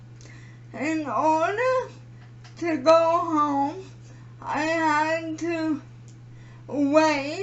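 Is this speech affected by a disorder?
Yes: cerebral palsy; premature birth.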